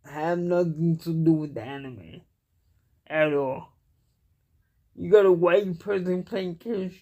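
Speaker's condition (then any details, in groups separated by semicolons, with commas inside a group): Cerebral palsy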